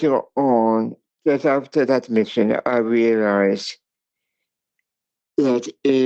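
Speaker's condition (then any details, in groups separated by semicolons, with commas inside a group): Cerebral palsy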